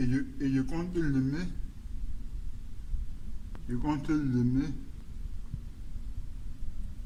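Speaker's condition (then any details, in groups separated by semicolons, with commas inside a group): Cerebral palsy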